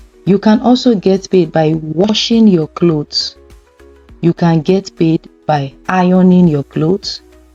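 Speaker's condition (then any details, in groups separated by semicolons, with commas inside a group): No condition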